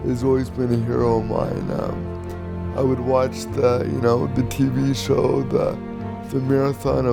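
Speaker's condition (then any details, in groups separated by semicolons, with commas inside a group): Cerebral palsy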